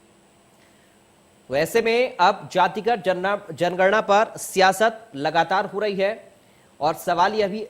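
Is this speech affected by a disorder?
No.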